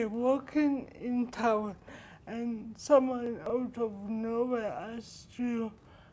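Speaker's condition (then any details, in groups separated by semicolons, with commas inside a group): Cerebral palsy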